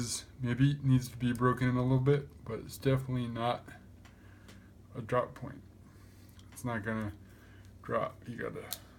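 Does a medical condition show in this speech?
Yes: cerebral palsy; affects gait and walking.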